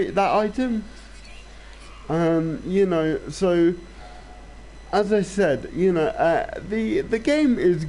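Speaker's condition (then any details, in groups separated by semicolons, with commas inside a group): Cerebral palsy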